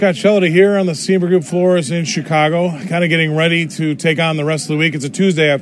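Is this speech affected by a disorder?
No.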